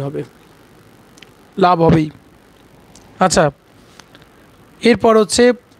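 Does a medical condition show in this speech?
No.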